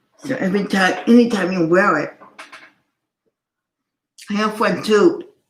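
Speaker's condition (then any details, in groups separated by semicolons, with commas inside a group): Cerebral palsy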